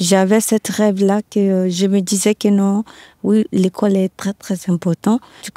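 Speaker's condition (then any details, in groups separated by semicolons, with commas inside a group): No condition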